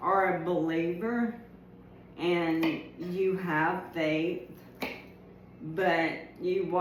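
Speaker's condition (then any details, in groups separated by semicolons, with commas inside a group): ALS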